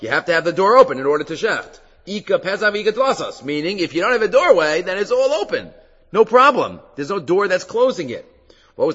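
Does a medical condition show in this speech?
No.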